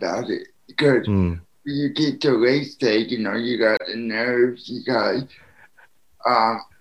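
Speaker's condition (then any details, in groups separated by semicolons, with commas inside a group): Spastic quadriplegic cerebral palsy; some verbal issues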